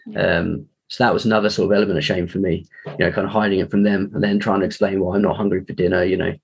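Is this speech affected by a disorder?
No.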